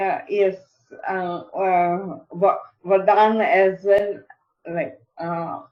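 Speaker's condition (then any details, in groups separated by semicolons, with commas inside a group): Cerebral palsy; mild speech problem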